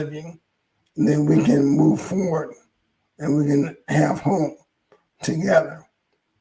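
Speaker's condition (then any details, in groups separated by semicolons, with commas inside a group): ALS; hoarse voice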